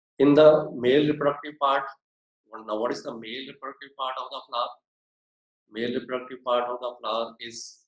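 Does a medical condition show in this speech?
No.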